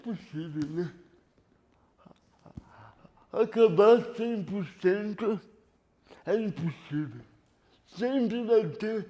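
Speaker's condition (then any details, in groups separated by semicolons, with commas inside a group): Cerebral palsy; lack of oxygen at birth, premature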